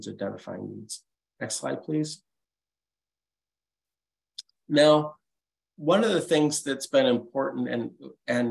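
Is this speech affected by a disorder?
No.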